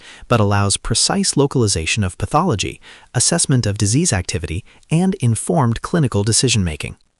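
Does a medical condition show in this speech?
No.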